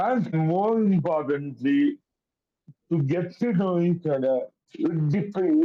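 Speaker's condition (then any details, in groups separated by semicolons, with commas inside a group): Cerebral palsy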